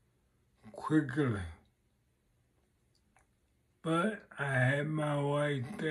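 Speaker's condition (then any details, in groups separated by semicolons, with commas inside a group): Multiple sclerosis; relearning walking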